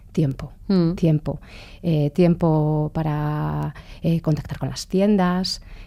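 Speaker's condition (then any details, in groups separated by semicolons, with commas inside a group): No condition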